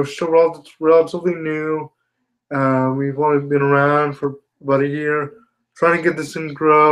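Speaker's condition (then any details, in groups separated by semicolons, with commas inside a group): Spastic quadriplegia cerebral palsy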